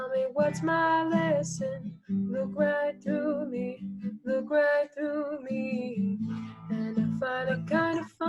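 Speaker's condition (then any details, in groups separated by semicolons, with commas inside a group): No condition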